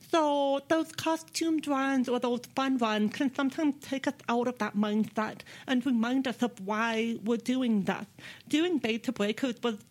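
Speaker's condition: Deafness; speaks with own voice

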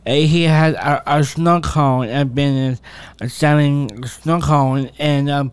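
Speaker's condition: Down syndrome; extra 21st chromosome, young man

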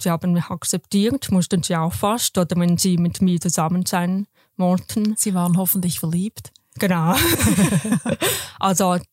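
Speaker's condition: Deafness, congenital; lip reading

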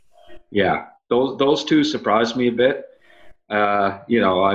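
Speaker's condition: No condition

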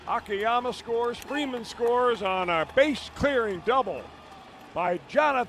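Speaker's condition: No condition

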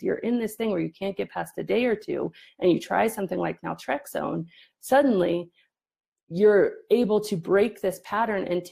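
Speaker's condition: No condition

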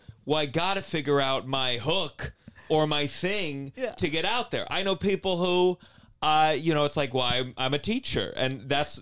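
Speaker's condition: No condition

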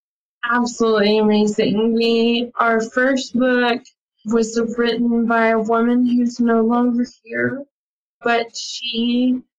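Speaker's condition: ALS; attends ALS clinic

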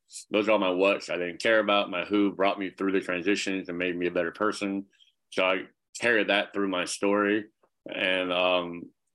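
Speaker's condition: Cleft palate; congenital, severe

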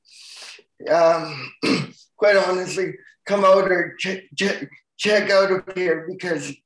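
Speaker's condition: Cerebral palsy; full-time wheelchair user

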